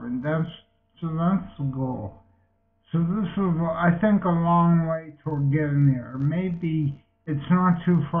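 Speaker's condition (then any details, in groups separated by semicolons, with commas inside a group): Multiple sclerosis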